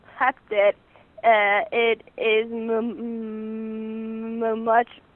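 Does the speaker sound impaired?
Yes: stuttering; stuttering since beginning to talk, speech therapy with own speech therapist; about 18, starting college, therapy every two weeks, summer three-session intensive, Friends National Association; needs extra time to speak, letters to teachers, friends avoid filling in words; here repeated sounds, blocks.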